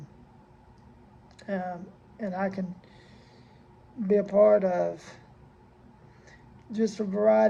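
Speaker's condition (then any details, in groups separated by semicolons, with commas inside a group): Cerebral palsy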